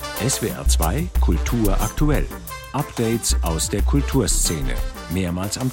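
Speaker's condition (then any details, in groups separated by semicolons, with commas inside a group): No condition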